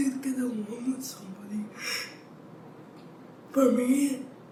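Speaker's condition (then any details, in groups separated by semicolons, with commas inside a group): Cerebral palsy; born premature, cannot walk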